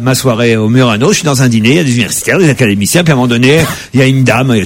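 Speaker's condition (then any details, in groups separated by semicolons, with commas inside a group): No condition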